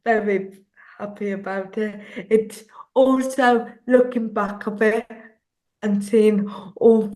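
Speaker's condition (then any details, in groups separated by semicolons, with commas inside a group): Cerebral palsy; some speech delay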